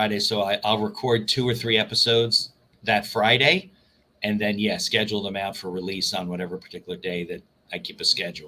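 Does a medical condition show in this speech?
No.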